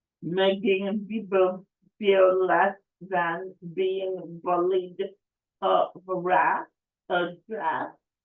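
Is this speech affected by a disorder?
Yes: cerebral palsy; affects speech.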